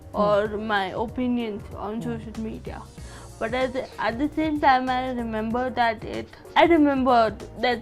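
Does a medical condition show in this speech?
Yes: cerebral palsy; since early childhood, childhood physical and occupational therapy.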